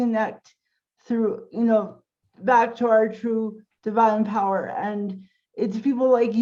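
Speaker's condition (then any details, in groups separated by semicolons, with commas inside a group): Cerebral palsy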